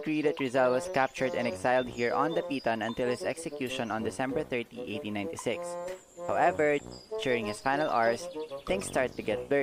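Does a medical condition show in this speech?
No.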